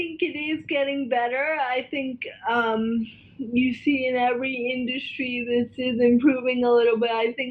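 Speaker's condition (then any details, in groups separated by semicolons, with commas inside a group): Cerebral palsy, spastic quadriplegia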